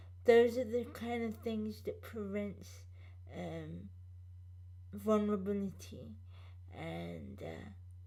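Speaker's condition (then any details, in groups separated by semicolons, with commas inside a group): Cerebral palsy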